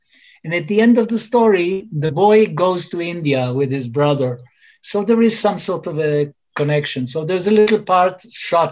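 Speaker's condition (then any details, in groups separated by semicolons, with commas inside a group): No condition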